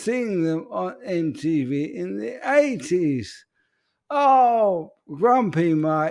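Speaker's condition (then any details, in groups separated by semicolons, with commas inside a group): ALS; voice may sound peculiar tonight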